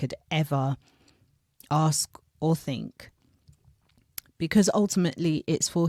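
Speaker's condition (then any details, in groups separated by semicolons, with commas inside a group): No condition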